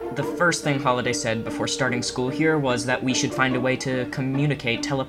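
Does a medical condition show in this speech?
No.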